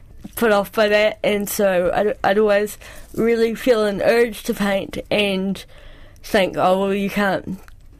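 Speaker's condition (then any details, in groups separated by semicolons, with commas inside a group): Cerebral palsy; presses really hard when writing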